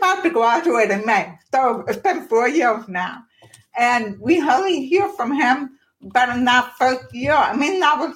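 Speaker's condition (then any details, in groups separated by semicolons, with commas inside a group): Profound deafness, born profoundly deaf, cochlear implant; deaf accent, listeners notice, childhood speech therapy at UT Dallas Cellular Center, ended by middle school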